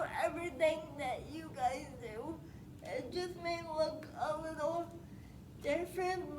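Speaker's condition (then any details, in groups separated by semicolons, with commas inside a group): Spastic quadriplegic cerebral palsy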